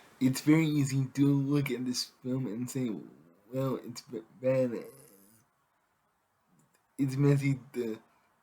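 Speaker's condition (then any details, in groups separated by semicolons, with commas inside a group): Cerebral palsy; able to speak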